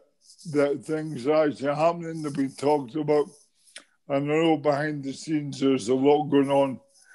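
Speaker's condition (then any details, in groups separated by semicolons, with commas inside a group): MND; speaks well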